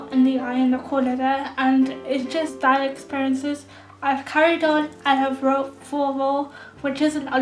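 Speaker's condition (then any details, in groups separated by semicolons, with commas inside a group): Cerebral palsy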